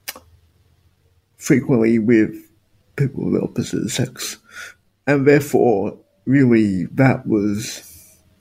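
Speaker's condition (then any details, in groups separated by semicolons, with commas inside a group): Spastic quadriplegic cerebral palsy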